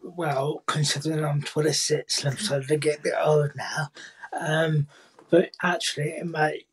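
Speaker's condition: Cerebral palsy, profound hearing loss; BSL first language

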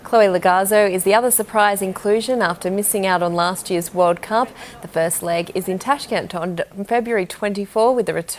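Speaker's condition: No condition

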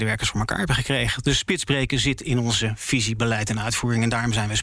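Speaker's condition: No condition

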